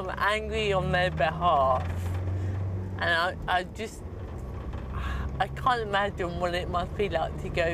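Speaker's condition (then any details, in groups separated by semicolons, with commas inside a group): Cerebral palsy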